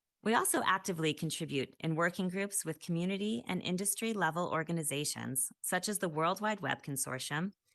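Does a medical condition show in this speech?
No.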